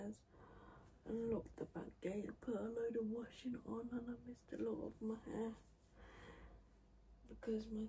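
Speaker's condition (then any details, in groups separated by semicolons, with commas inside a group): Cerebral palsy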